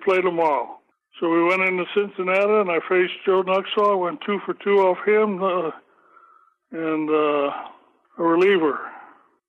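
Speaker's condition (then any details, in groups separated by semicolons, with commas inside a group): Parkinson's; difficulty remembering names while talking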